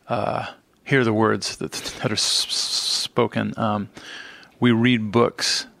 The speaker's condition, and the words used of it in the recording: Stuttering. So for those of you who don't know me, I do have a speech handicap, so I'm not speaking in tongues.